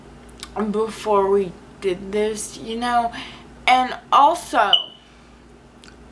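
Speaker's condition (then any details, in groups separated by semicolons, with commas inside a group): Cerebral palsy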